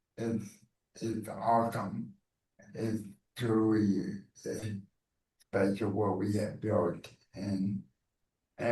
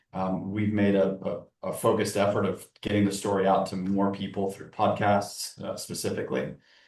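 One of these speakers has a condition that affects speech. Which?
The first: cerebral palsy; present from birth.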